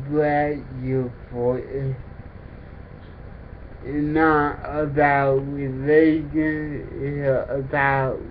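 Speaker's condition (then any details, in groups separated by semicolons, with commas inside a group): Cerebral palsy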